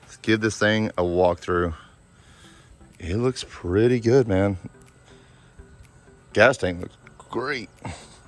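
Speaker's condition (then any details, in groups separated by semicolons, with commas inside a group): No condition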